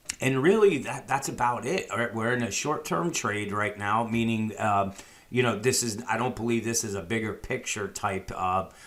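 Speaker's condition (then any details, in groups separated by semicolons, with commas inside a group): No condition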